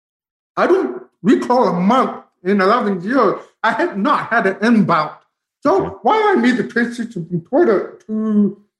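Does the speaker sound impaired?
Yes: profound deafness, bilateral, from spinal meningitis; both ears, onset about 18 months old, spinal meningitis destroyed auditory nerve; big headphones, slight residual hearing when loud, closed captioning, cannot hear words spoken.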